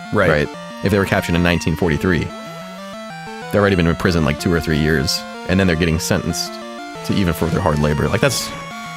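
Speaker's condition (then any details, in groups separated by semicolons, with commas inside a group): No condition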